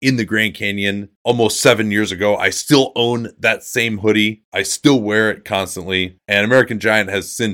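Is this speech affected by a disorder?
No.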